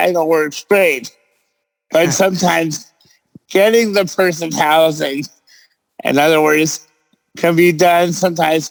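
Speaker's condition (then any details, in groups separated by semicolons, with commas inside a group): Cerebral palsy; present since birth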